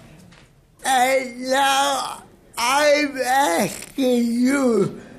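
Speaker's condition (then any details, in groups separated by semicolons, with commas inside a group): Cerebral palsy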